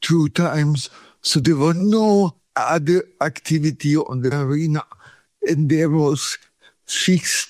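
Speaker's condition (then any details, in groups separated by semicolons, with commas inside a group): Cerebral palsy; pain back within 3 days in Sweden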